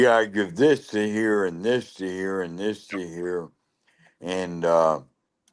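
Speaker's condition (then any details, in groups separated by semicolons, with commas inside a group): Lou Gehrig's disease (ALS)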